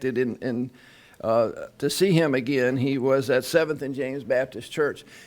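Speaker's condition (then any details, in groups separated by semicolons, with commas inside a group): No condition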